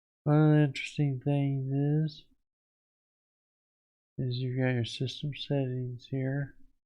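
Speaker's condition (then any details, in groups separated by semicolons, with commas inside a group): Parkinson's disease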